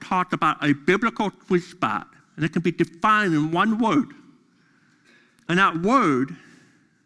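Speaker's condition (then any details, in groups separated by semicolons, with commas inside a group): Deafness; deaf during school years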